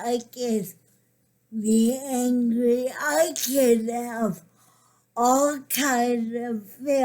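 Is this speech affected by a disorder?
Yes: cerebral palsy.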